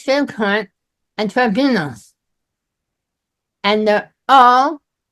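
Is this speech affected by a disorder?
Yes: myasthenia gravis.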